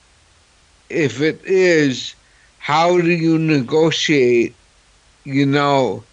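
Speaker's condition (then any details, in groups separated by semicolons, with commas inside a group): Cerebral palsy; cerebral palsy known since childhood; others sometimes ask why speech sounds funny or different, host hears New York accent, no typical CP voice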